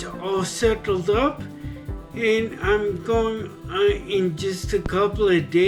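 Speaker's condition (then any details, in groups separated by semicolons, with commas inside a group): Traumatic brain injury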